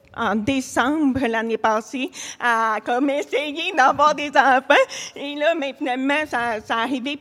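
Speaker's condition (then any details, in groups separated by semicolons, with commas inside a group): Hard of hearing; deafness, cochlear implant, implant removed at night and kept in dehumidifier box, no hearing without implant, most of family deaf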